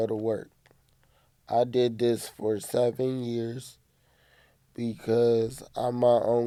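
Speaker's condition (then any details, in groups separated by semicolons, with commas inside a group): Cerebral palsy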